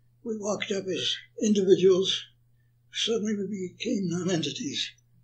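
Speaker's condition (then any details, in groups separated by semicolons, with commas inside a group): Parkinson's; attributed to Agent Orange exposure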